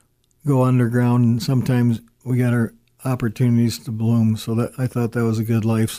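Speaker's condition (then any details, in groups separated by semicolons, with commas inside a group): Parkinson's disease; stutters and stammers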